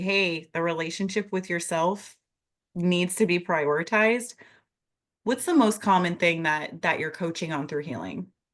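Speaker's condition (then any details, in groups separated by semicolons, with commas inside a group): No condition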